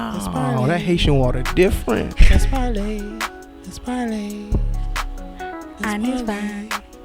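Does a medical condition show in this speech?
No.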